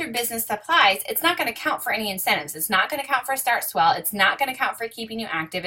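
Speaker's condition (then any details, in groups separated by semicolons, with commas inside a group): No condition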